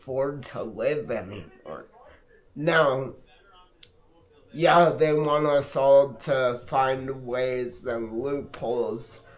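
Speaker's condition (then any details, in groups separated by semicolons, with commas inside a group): Multiple sclerosis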